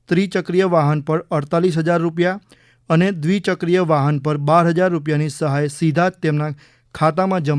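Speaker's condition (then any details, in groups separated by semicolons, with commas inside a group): No condition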